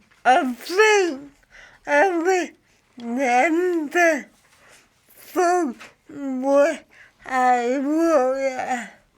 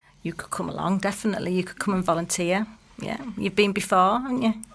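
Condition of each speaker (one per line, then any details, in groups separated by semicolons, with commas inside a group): Cerebral palsy; from birth
No condition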